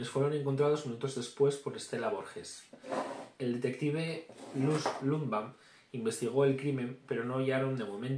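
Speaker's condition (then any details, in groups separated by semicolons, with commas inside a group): No condition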